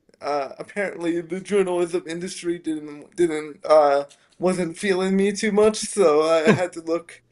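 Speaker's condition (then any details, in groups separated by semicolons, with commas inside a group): Spastic quadriplegic cerebral palsy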